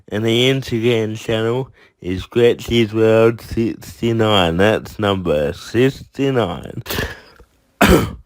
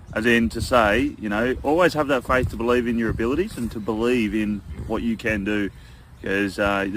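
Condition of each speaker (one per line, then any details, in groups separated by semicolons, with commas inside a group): Cerebral palsy; from birth, tight muscles
No condition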